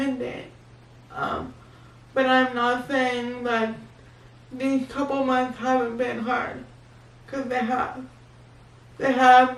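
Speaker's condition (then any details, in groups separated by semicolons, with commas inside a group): Cerebral palsy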